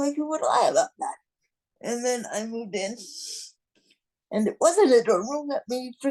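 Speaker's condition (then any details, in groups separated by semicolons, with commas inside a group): Cerebral palsy; non-progressive, will not improve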